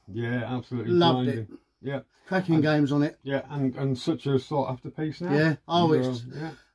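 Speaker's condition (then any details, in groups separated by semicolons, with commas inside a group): No condition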